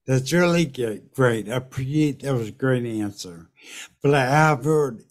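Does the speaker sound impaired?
Yes: brain injury and stroke; near-fatal; speech deficit.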